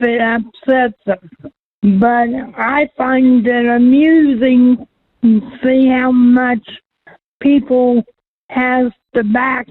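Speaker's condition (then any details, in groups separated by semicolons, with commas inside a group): Cerebral palsy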